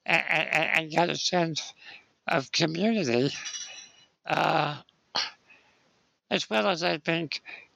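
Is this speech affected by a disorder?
Yes: spinal muscular atrophy; present from birth, muscle weakness, lifelong wheelchair use.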